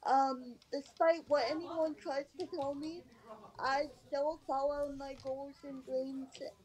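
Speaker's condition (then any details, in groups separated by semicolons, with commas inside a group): Cerebral palsy; onset at 19 days old from encephalitis, high fever and first seizure, 23 years, scoliosis, scoliosis surgery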